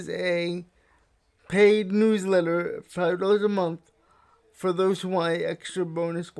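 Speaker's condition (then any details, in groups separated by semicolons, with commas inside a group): Cerebral palsy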